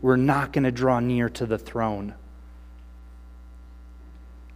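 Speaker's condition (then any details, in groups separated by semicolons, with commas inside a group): No condition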